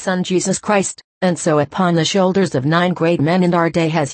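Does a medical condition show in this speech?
No.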